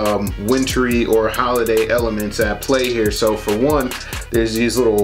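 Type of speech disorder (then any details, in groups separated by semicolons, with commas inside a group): None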